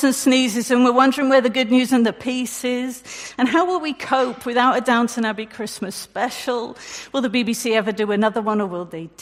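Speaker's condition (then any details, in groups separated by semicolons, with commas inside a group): No condition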